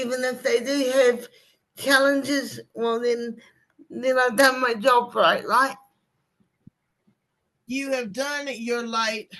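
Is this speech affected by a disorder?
Yes: cerebral palsy.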